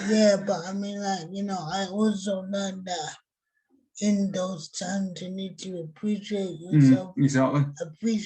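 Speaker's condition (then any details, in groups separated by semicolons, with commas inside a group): Cerebral palsy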